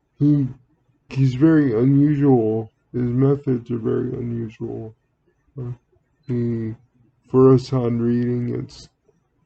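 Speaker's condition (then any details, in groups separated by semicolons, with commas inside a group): Cerebral palsy; speaks relatively well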